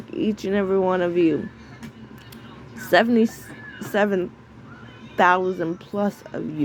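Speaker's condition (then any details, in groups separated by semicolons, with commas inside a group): Cerebral palsy; sounds out of breath after therapy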